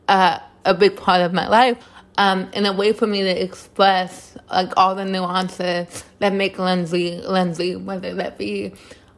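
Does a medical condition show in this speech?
Yes: cerebral palsy.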